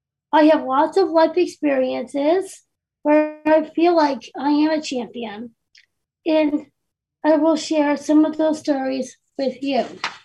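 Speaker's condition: Down syndrome; delivering live talk with slides; voice donated to Google project understood to train Google personal assistants to recognize diverse speakers

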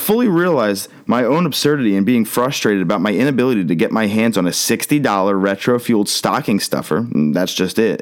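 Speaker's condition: No condition

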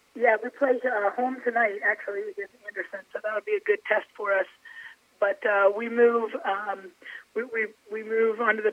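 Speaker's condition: No condition

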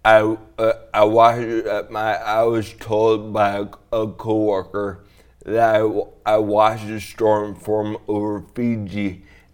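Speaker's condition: Traumatic brain injury, diffuse axonal injury

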